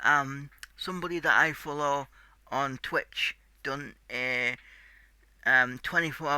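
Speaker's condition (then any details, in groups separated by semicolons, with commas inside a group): Cerebral palsy; tight muscles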